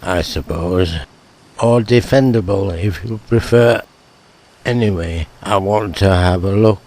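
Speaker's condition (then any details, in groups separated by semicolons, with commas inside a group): Motor neuron disease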